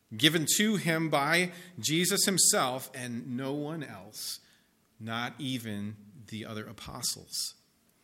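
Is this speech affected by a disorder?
No.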